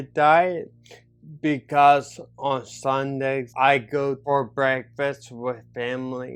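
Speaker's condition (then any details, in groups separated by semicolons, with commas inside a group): Neurological disability (takes dalfampridine)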